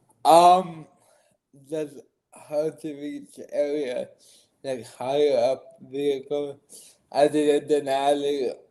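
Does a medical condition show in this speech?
Yes: cerebral palsy.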